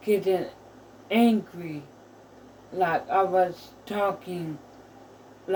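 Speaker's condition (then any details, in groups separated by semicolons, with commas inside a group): Mild cerebral palsy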